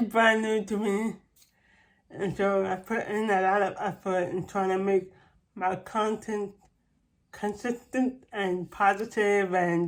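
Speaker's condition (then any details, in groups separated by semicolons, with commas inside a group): Cerebral palsy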